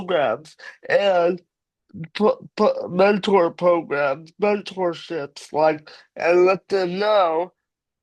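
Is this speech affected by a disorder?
Yes: cerebral palsy.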